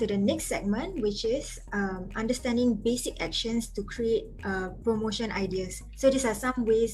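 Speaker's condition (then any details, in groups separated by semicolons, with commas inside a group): No condition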